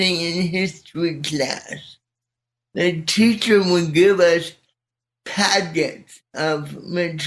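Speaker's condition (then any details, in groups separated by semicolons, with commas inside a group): Cerebral palsy; speech not affected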